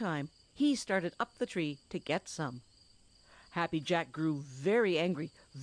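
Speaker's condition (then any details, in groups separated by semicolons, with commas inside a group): No condition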